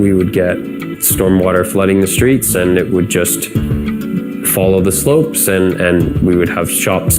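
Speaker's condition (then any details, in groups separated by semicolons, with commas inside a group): No condition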